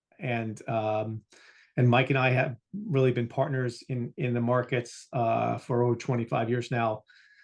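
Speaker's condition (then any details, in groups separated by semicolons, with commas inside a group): No condition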